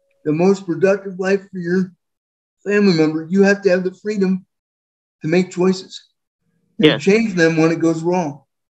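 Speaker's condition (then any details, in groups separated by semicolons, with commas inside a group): Spastic quadriplegic cerebral palsy; permanent wheelchair user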